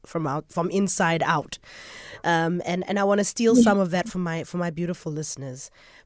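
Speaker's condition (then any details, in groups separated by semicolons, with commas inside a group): No condition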